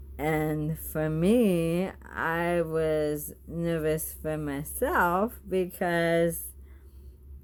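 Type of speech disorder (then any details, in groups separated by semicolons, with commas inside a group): Bulbar dysarthria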